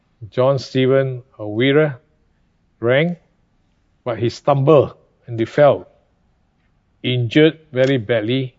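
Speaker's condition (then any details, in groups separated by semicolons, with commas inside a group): No condition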